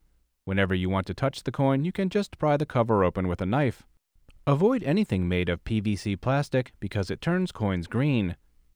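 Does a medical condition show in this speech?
No.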